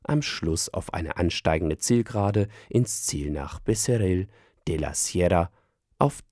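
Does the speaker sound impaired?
No.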